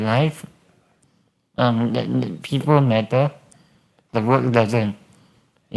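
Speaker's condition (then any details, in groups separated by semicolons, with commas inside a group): Spinal muscular atrophy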